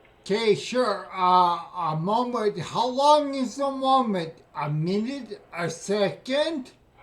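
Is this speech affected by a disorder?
Yes: spinocerebellar ataxia; uses walker, weaves and stumbles walking; speech sounds drunk.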